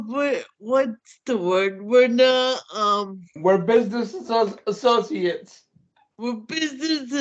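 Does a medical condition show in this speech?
Yes: cerebral palsy; hamstring treatment.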